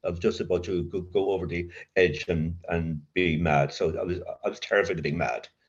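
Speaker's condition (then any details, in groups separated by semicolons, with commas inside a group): Covert stutter; severe childhood stutter with blocks, linked to adverse childhood experience, child guidance clinic, speechless while drinking; covert since early sobriety in AA, about 40 years, occasional blocks, talks easily at meetings; stutters mostly in mind, thinks ahead around feared words, voice long felt fake; repeated sounds, repeated words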